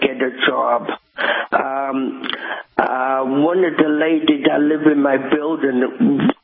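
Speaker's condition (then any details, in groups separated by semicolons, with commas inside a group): Cerebral palsy; present from birth, diagnosed at 6 months, lump at back of head found by mother, could not lie on back, predicted never to walk; walks, has walked New York City marathon 8 times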